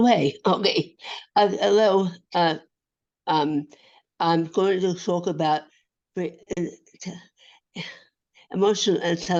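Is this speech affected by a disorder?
Yes: acquired brain injury.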